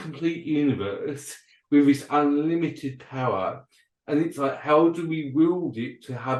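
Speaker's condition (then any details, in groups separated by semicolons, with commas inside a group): Cerebral palsy and dyspraxia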